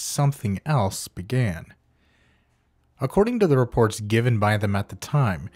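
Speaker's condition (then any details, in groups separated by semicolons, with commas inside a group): No condition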